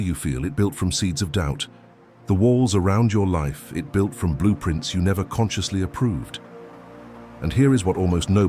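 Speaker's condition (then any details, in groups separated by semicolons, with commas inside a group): No condition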